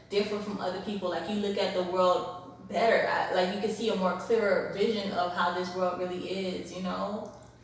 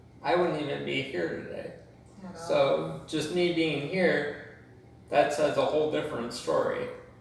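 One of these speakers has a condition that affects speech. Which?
The second: cerebral palsy.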